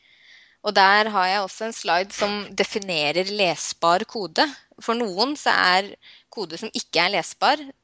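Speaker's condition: No condition

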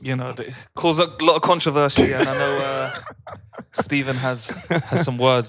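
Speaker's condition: No condition

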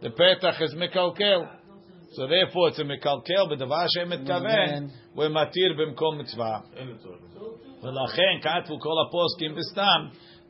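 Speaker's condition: No condition

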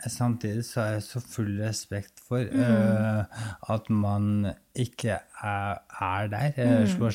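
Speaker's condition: ALS; no use of arms or legs, sudden leg spasms, relies on assistants for daily care; uses breathing help, good and bad days, clenching and teeth grinding on bad days

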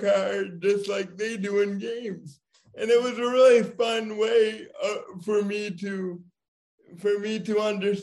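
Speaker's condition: Cerebral palsy; diagnosed as firstborn child, went to therapy

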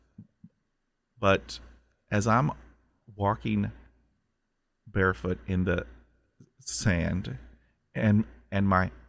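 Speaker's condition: Stuttering; stutter since childhood, 20 years speech therapy first on fluency, hypnosis, military hypnotherapist on mental health; repeated words, blocks

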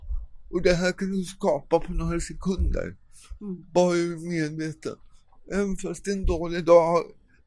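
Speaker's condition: Cerebral palsy; present from birth

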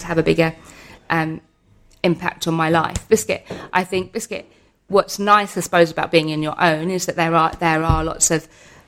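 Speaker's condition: Tourette's; vocal and motor tics, wheelchair user, tics vary unpredictably, worsen with heightened emotion; sausage, hedgehog, cats, beans, swearing and random phrases interrupting speech

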